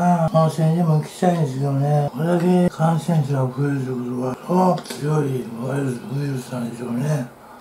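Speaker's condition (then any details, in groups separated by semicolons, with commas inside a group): Tongue cancer, partial glossectomy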